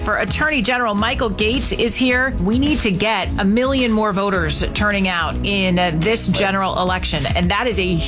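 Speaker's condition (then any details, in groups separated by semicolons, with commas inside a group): No condition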